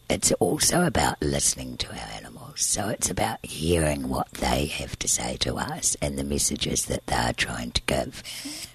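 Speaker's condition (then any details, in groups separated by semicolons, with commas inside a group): Tracheostomy and scarred vocal cord; reinserted 18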